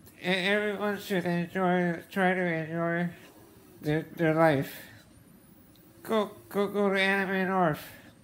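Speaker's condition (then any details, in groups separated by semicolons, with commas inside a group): Muscular dystrophy, Duchenne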